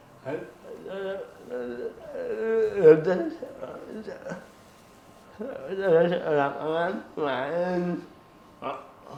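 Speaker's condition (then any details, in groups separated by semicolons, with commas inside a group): Cerebral palsy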